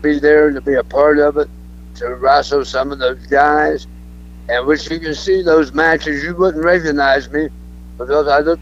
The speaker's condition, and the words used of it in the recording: Throat cancer. And I want to preface this by letting people know, no, I haven't been drinking.